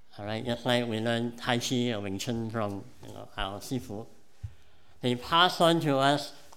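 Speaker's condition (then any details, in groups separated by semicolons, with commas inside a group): Cleft palate; present from birth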